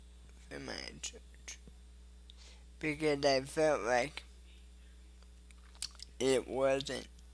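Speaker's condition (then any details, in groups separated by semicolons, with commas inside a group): Cerebral palsy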